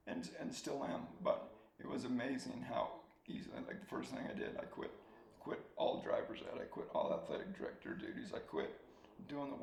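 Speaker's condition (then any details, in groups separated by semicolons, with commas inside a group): ALS; slow-progressing form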